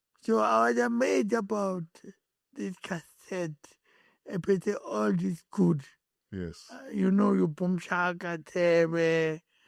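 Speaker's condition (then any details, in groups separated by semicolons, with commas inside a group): Cerebral palsy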